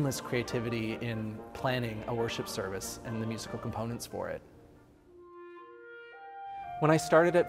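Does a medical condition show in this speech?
No.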